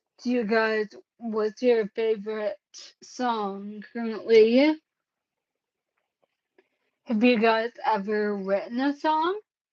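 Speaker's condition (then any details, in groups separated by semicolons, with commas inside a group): Cerebellar ataxia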